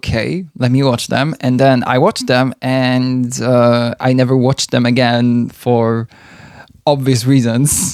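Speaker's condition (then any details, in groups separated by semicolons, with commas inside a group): No condition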